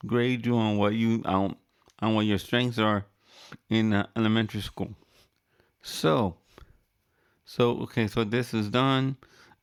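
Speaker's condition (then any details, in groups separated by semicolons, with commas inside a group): Cerebral palsy; wheelchair user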